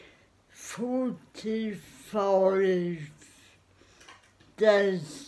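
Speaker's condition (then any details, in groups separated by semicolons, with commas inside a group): Cerebral palsy; spastic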